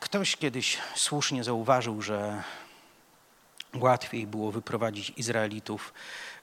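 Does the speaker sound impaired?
No.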